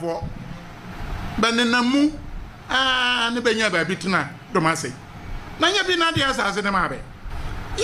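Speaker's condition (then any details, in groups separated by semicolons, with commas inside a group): No condition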